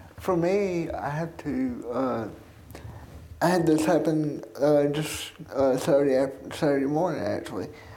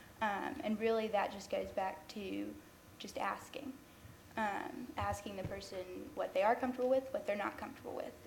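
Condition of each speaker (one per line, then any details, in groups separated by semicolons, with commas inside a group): Cerebral palsy
No condition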